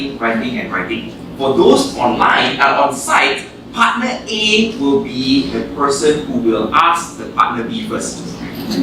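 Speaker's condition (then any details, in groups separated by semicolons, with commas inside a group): No condition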